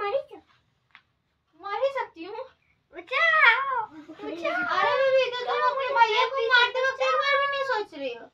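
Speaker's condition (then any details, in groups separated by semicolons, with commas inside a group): No condition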